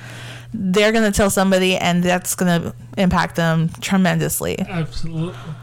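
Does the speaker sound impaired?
No.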